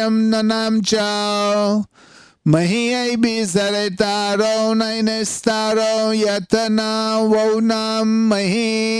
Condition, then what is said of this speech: None; typical speech.